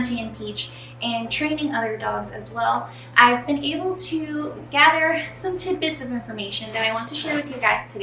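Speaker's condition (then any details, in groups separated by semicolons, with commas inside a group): No condition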